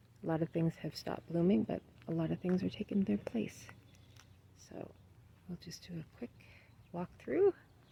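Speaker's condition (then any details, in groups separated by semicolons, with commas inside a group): No condition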